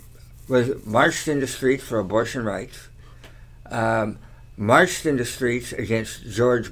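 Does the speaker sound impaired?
Yes: tongue cancer surgery; three or four tongue surgeries, chemotherapy, radiation, long convalescence; many years after treatment; slight slur, talks okay.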